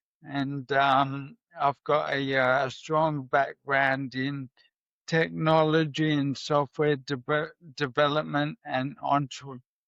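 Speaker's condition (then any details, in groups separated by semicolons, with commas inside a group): MND; voice may sound shaky from clonus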